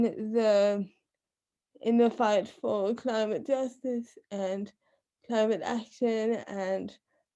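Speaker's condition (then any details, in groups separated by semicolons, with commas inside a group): Cerebral palsy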